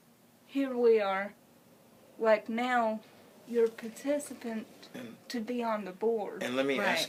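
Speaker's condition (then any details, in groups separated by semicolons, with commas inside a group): Cerebral palsy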